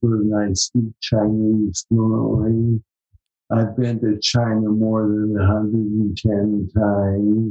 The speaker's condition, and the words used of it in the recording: ALS (motor neuron disease). Please excuse my slurred speech, but that's one of the things that happens with ALS.